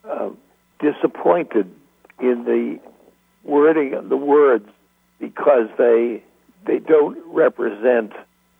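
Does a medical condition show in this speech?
Yes: expressive aphasia; caused by stroke, partial paralysis; 10 years since stroke, physical therapy, Rolfing, walks in swimming pool on Maui; keeps silence in lectures, no longer explains it, announces aphasia to audience.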